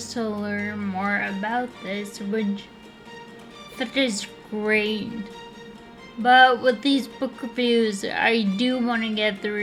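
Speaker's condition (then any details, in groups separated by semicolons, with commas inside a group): Friedreich's ataxia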